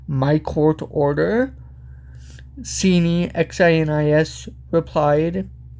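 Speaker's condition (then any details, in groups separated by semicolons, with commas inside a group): Cerebral palsy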